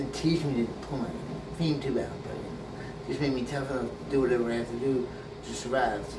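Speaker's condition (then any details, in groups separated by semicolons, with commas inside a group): Brain injury; memory greatly affected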